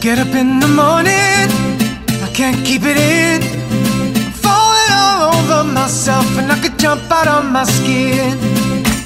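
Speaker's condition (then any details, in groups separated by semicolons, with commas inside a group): No condition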